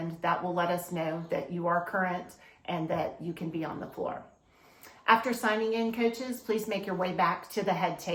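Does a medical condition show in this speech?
No.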